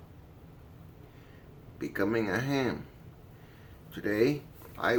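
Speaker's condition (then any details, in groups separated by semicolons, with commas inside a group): Cerebral palsy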